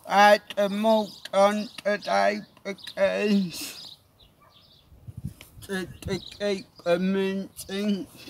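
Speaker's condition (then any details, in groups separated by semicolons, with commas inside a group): Cerebral palsy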